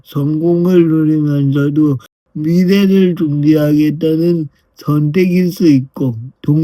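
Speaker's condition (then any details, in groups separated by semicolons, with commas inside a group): Brain lesion disability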